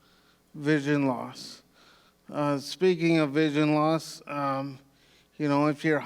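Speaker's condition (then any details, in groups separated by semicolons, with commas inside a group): Cerebral palsy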